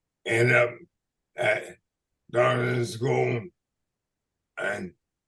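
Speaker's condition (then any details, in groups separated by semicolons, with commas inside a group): ALS/MND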